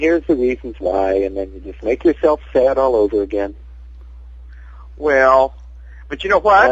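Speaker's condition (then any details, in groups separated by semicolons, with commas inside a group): No condition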